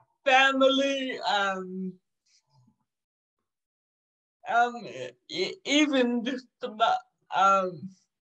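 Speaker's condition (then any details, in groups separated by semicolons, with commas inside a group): Cerebral palsy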